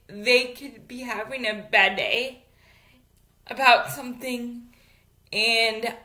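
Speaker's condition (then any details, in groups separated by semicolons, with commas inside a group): Cerebral palsy; infant ventilator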